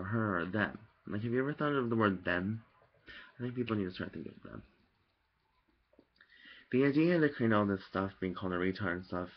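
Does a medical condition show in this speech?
No.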